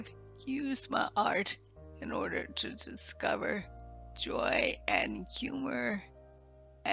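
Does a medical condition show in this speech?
Yes: multiple sclerosis; quadriplegic.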